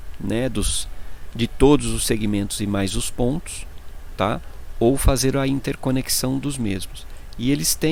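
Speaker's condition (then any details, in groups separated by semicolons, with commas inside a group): No condition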